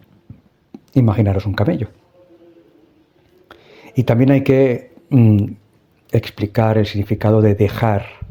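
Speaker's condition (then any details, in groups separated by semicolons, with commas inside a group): No condition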